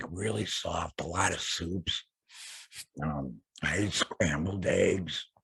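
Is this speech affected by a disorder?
Yes: laryngectomy.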